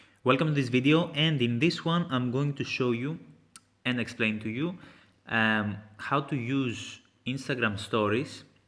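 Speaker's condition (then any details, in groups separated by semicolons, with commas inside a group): No condition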